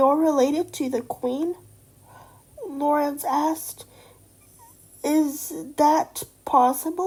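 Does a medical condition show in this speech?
Yes: cerebral palsy.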